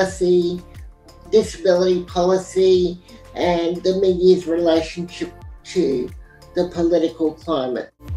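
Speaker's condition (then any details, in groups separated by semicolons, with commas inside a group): Severe cerebral palsy, spastic quadriplegia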